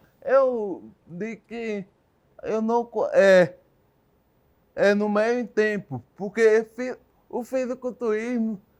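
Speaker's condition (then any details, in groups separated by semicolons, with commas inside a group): Cerebral palsy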